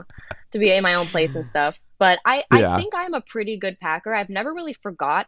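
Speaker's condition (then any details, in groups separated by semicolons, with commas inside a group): No condition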